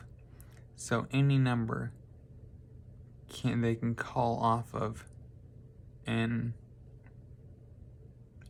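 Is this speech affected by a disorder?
Yes: traumatic brain injury.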